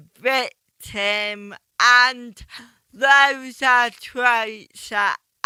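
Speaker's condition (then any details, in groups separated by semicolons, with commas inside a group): Ataxic cerebral palsy; slow speech rate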